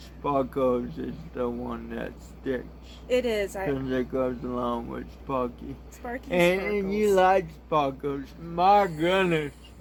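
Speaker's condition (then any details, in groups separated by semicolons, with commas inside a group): Cerebral palsy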